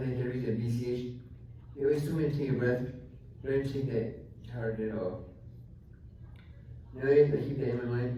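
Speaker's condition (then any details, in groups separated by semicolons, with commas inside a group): Traumatic brain injury; climbing accident, brain surgeries, skull cap replacement, right arm, tracheotomy; about 4 years since injury, ongoing therapy; relearned eating, drinking, talking, speech therapy, still improving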